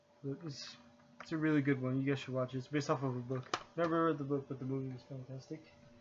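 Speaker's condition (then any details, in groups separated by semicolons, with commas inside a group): No condition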